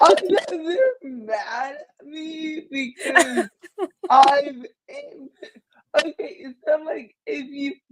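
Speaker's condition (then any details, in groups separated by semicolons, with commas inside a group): Cerebral palsy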